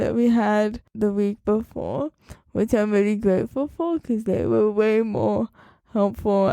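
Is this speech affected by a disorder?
Yes: cerebral palsy; uses wheelchair.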